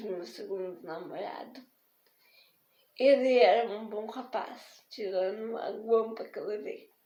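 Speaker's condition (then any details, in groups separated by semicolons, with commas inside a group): Spastic diplegic cerebral palsy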